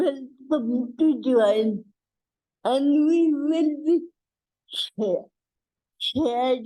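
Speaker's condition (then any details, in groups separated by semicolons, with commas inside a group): Cerebral palsy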